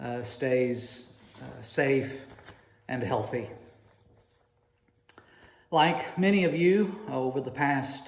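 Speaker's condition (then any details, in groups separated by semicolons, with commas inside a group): No condition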